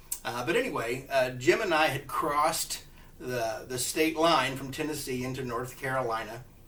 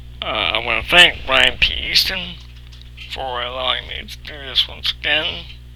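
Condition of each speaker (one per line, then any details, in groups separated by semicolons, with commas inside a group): No condition
Cerebral palsy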